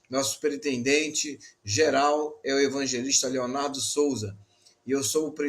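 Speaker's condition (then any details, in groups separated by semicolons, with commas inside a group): No condition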